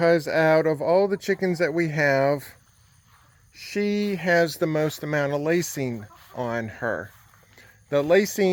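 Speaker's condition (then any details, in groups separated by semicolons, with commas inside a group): No condition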